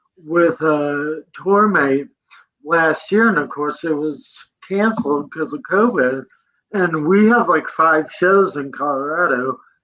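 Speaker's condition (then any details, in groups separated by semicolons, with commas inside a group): Cerebral palsy; present from birth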